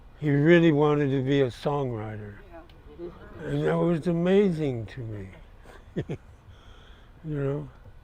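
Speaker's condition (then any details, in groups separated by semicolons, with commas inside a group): Parkinson's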